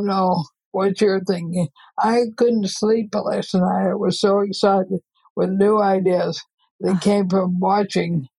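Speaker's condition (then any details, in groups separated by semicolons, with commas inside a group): ALS; breathing affected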